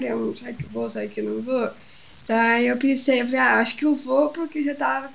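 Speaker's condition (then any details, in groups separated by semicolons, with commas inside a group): Down syndrome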